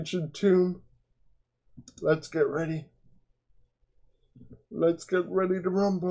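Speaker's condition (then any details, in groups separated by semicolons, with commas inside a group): Quadriplegic cerebral palsy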